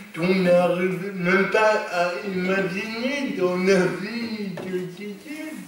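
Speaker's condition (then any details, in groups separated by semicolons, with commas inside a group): Cerebral palsy; lifelong, non-progressive; stable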